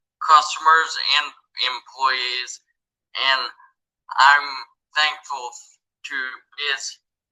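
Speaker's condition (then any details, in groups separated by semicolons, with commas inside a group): Traumatic brain injury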